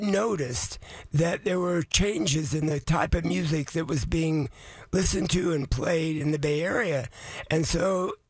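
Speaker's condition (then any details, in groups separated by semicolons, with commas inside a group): Voice changed after vocal cord surgery; man aged 81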